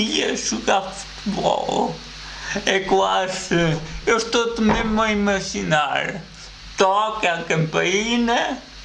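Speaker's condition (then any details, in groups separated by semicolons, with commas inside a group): Cerebral palsy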